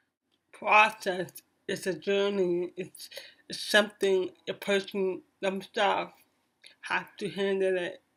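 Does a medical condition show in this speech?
Yes: cerebral palsy.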